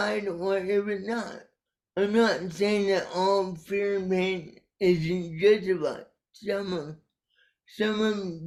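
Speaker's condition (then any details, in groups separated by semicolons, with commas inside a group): Cerebral palsy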